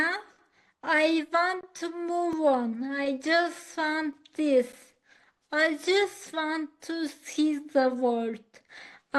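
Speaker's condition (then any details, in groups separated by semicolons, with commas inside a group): Acquired ataxia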